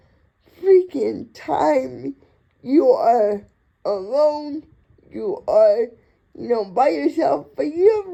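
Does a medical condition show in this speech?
Yes: cerebral palsy.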